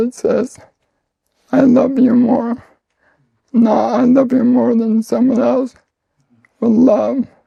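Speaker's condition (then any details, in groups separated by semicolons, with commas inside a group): ALS; voice and lungs affected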